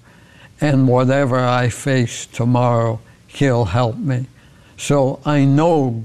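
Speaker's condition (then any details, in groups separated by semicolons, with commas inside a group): ALS; progressive ALS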